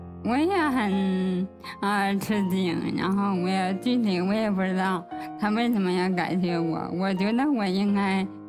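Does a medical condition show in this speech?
Yes: ALS.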